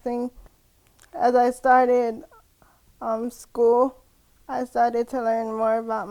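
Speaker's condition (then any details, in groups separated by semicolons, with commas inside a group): Cerebral palsy; cerebral palsy, uses wheelchair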